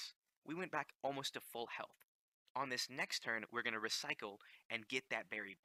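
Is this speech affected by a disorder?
No.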